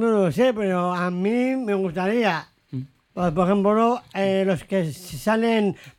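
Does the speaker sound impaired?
Yes: Down syndrome.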